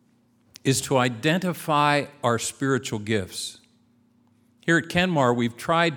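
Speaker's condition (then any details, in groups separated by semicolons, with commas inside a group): No condition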